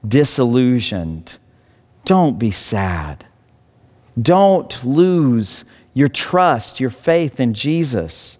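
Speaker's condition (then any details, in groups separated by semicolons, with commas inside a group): No condition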